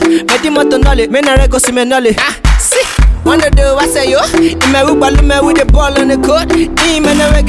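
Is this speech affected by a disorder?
No.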